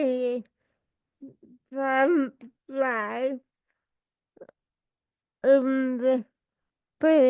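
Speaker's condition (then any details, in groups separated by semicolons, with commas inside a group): Cerebral palsy; from birth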